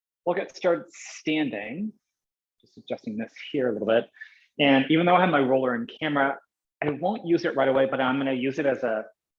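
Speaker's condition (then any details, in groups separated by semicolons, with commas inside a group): No condition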